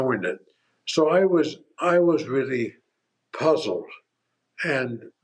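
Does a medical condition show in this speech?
Yes: primary lateral sclerosis; tongue.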